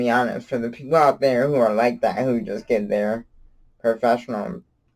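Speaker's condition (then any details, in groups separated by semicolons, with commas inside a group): Cerebral palsy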